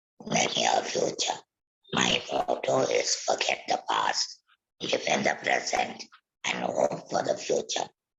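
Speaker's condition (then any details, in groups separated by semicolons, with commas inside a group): Laryngectomy for vocal cord cancer; about thirteen years since diagnosis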